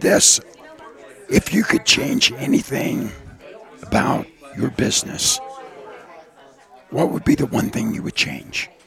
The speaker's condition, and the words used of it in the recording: Laryngectomy. And you're doing it even without a full voice, only half a voice.